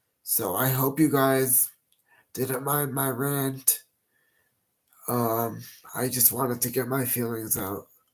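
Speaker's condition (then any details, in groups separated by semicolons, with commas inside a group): Cerebral palsy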